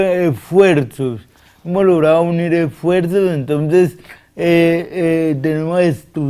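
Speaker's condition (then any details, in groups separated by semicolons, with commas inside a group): Cerebral palsy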